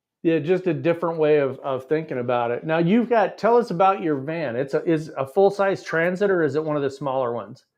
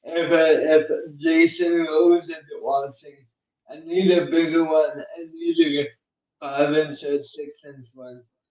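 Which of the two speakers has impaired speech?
The second: cerebral palsy; uses one hand.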